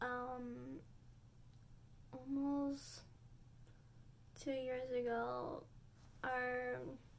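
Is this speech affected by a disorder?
Yes: cerebral palsy.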